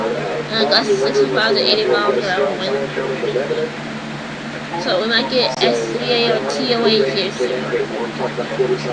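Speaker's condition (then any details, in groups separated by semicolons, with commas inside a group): No condition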